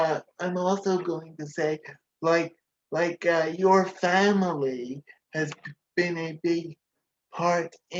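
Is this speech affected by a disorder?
Yes: cerebral palsy.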